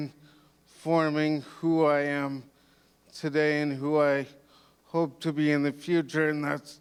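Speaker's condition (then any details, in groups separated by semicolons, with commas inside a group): Cerebral palsy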